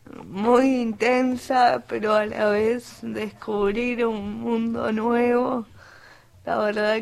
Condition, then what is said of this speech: Cerebral palsy. Una de las cosas de la parálisis cerebral es que en la cabeza está la respuesta y después no puede salir a la luz.